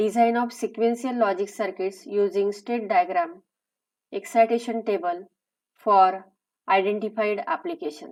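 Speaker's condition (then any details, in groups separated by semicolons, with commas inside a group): No condition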